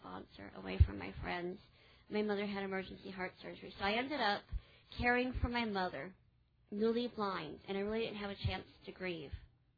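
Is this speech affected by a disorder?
Yes: cleft palate; congenital.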